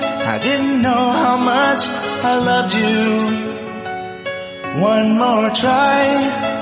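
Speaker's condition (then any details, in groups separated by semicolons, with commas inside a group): No condition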